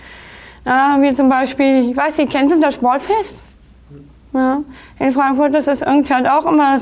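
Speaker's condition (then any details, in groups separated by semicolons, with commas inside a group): Down syndrome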